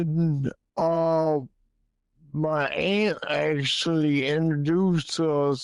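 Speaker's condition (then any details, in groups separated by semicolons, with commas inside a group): Primary progressive multiple sclerosis; relapsing-remitting at 27, primary progressive at 28; advanced, clinical trial drug; dysphagia affecting voice, slowed slurred speech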